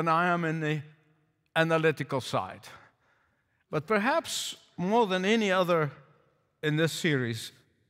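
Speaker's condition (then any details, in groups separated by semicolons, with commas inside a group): No condition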